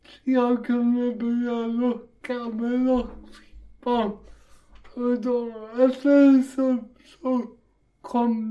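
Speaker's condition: Cerebral palsy; walks much better than at first hunts

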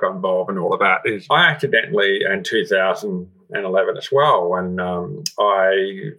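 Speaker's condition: Profound deafness, congenital, severe profound hearing loss; hearing aids

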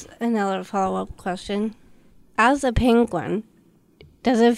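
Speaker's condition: Down syndrome; also hard time breathing

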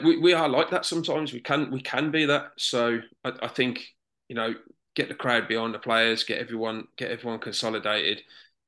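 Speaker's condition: No condition

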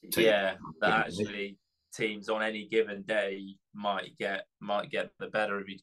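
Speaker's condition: No condition

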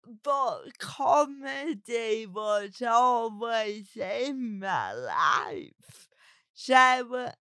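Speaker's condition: Cerebral palsy; talks differently

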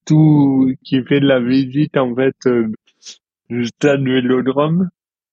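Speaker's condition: Dystonia; present since birth

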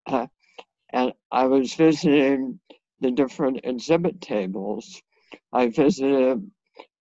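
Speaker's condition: Head and neck cancer surgery; years of toxic chemotherapy

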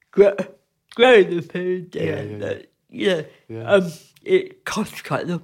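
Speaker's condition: Cerebral palsy; must move carefully

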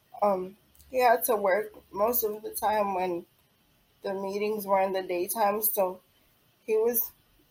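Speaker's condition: Cerebral palsy

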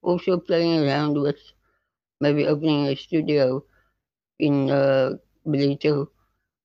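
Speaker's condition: Spinal muscular atrophy type 2; neuromuscular

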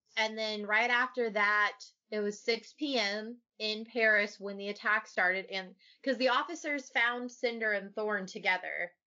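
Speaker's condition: No condition

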